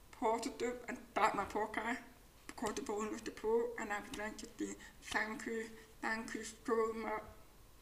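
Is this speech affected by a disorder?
Yes: profound deafness; present since birth, struggled with hearing before implant.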